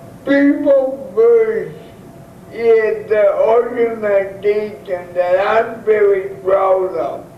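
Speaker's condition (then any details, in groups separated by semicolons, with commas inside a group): Cerebral palsy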